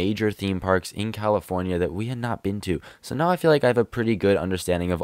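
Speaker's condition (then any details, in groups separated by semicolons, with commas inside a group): No condition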